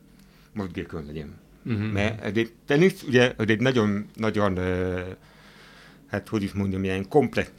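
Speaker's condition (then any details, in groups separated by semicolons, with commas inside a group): Hearing impairment, hard of hearing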